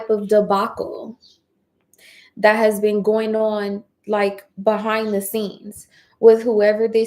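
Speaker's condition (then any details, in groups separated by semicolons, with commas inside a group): No condition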